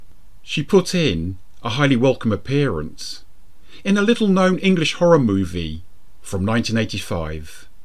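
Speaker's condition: No condition

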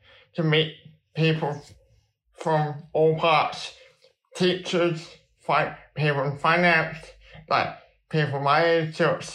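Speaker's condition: Cerebral palsy

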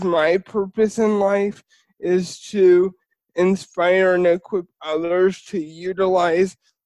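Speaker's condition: Spastic cerebral palsy

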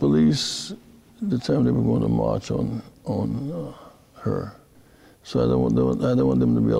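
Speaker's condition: Parkinson's disease; speech therapy

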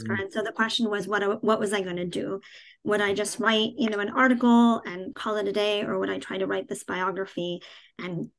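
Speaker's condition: Cleft palate, cleft palate without cleft lip; therapists

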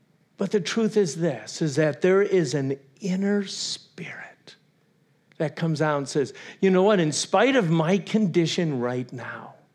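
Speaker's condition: No condition

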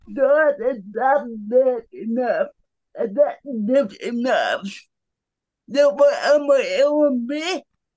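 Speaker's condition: Cerebral palsy; present from birth, uses power wheelchair; affects speech, noticeably

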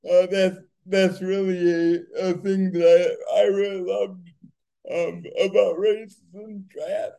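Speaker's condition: Cerebral palsy; wheelchair user

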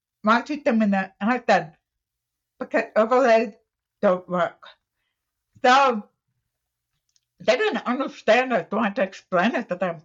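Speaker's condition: Deaf, cochlear implant user; cochlear implant at 33

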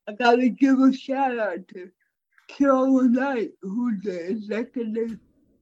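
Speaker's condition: Cerebral palsy; voice sounds different

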